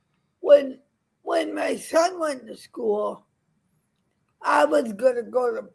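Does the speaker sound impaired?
Yes: cerebral palsy; described as drooly and funny, once judged too poor for teaching, mistaken for drunk.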